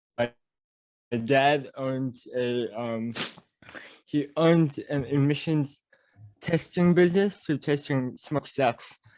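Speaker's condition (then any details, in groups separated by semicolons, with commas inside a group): Cerebral palsy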